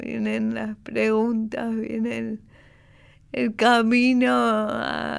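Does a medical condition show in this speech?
Yes: cerebral palsy; manner of speaking and moving affected, prompting others' prejudice.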